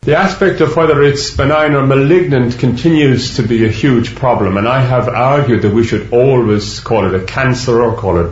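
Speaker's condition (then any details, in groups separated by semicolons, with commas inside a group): No condition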